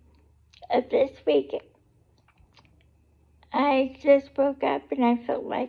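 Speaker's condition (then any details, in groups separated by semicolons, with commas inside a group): Cerebral palsy; able to talk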